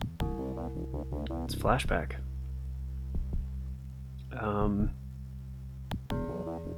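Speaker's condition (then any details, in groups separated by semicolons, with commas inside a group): No condition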